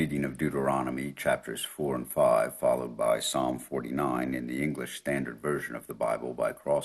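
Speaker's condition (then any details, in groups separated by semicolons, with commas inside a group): No condition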